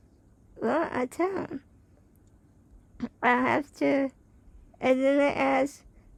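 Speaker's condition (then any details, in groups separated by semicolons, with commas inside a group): Spinal muscular atrophy type 2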